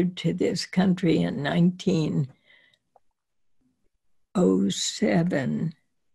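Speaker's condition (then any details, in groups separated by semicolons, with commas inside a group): Spasmodic dysphonia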